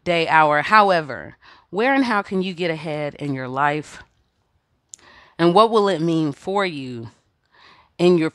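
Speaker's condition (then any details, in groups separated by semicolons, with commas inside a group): No condition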